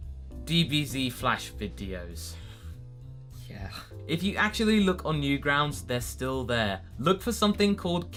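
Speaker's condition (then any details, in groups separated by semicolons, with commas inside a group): No condition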